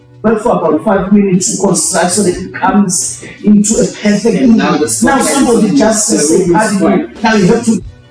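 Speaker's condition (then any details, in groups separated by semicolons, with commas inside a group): No condition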